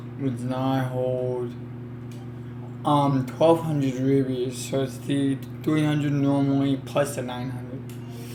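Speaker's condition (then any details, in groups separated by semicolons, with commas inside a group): Cerebral palsy; affects legs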